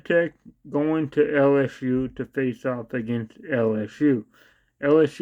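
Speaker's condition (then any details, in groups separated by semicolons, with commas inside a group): Cerebral palsy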